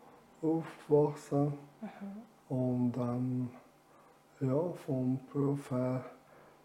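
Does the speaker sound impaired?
Yes: ALS; diagnosed at age 43, handwriting failed early, uses computer aids with mouse; about nine years since diagnosis, lung volume declining with disease; reduced air makes talking effortful.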